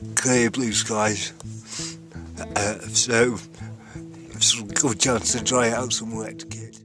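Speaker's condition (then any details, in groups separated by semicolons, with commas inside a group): Cerebral palsy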